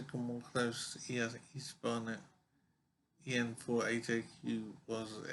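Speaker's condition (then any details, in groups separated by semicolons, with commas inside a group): Brain injury; severe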